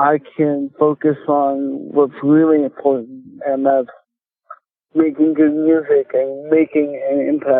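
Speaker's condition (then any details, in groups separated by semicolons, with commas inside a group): Cerebral palsy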